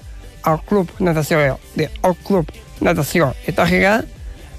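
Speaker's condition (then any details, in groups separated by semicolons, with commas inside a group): Down syndrome; communicates clearly, less nervous than many guests, per host; practised structuring ideas through video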